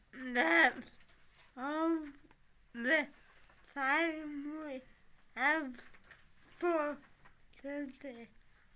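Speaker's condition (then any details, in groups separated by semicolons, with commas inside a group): Cerebral palsy; from birth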